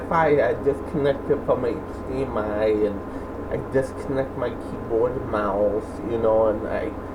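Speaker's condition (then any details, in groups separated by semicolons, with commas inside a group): Cerebral palsy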